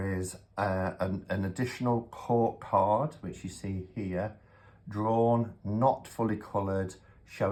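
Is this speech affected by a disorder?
No.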